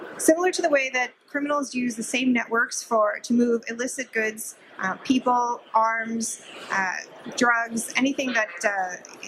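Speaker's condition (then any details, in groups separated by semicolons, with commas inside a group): No condition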